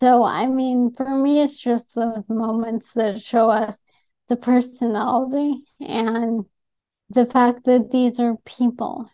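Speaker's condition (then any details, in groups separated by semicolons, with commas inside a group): ALS; noticeable on podcasts and shows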